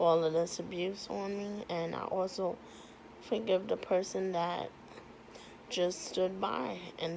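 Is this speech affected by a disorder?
Yes: cerebral palsy.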